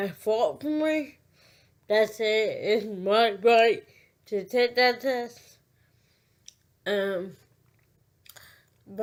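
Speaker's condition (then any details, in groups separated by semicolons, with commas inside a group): Cerebral palsy; cannot control speech, speech affected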